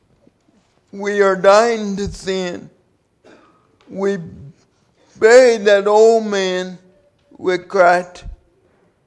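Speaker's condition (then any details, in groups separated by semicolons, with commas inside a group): Cerebral palsy; due to birth complications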